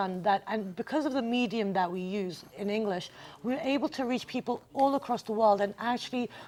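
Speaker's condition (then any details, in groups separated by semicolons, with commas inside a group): No condition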